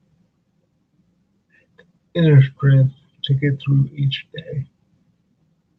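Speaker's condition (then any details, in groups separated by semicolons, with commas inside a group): Cerebral palsy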